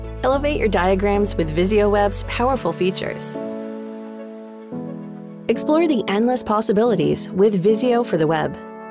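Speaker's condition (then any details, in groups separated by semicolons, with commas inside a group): No condition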